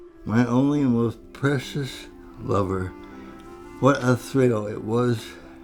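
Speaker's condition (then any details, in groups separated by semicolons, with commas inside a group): Cerebral palsy; from birth; able to hike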